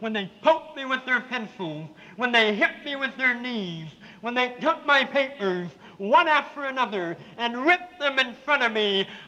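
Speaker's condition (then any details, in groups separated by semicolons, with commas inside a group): Severe cleft palate with lisp; congenital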